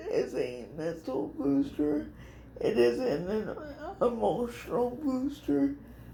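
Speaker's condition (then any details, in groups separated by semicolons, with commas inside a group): Cerebral palsy; dystonia in hands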